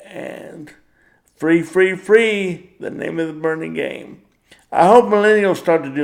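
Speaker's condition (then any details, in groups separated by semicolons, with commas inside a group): Cerebral palsy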